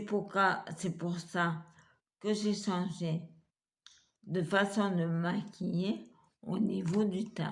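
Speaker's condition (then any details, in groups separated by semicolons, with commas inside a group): Multiple sclerosis; wheelchair, hand difficulties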